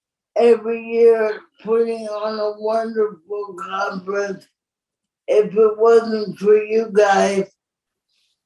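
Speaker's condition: Cerebral palsy; born very premature, staff help with Hoyer lift transfers in and out of bed

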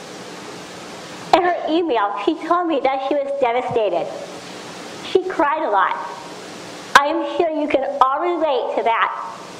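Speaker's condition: Down syndrome; extra chromosome; speech problems

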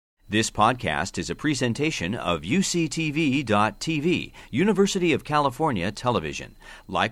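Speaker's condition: No condition

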